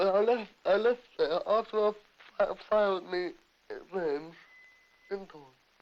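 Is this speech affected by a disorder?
Yes: cerebral palsy; difficulties communicating.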